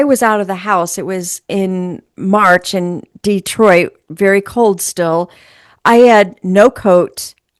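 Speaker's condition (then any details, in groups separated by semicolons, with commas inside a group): No condition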